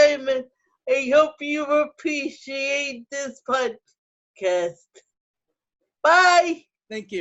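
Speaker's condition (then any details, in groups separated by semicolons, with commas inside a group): Cerebral palsy, spastic ataxic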